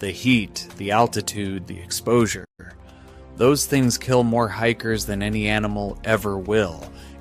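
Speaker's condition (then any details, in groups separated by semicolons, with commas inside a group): No condition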